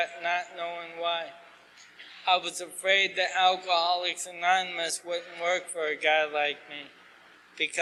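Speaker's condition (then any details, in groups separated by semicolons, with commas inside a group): ALS; asked to talk slower, clearer, losing voice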